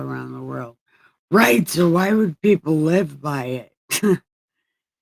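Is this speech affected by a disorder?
Yes: brain injury; brain surgery.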